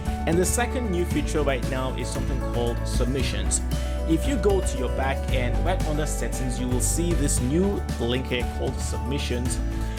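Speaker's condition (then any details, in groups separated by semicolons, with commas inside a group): No condition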